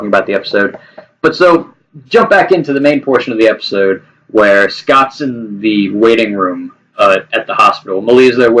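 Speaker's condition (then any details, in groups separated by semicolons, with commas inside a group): No condition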